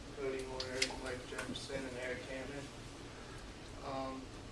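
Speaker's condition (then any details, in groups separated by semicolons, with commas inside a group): No condition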